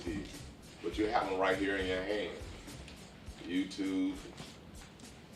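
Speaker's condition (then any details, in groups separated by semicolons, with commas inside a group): No condition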